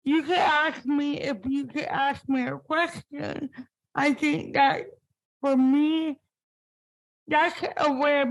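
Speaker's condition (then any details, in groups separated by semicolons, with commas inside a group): Spastic cerebral palsy; impaired speech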